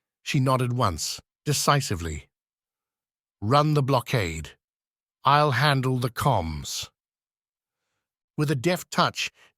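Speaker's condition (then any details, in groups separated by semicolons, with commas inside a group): No condition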